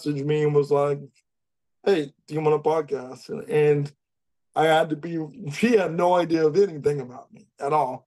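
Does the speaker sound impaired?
Yes: cerebral palsy; speech somewhat affected by cerebral palsy, able to speak, jokes of having voice for print.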